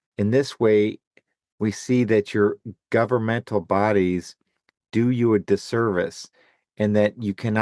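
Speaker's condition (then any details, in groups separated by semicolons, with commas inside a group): No condition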